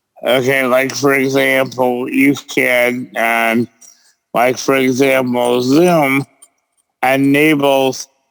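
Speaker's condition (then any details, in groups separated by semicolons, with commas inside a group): Cerebral palsy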